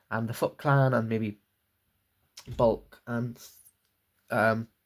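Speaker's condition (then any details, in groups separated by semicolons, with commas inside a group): No condition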